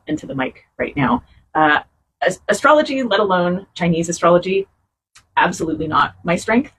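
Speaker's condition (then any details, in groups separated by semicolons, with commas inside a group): No condition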